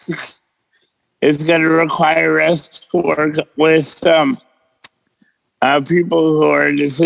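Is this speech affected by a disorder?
Yes: cerebral palsy; present since birth.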